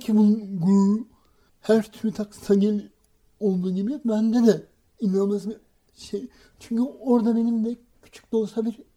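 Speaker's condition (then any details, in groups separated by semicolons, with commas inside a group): Cerebral palsy; hand tremor, unable to write by hand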